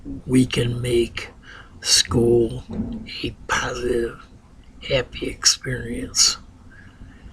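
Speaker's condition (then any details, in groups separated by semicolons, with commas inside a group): Ataxia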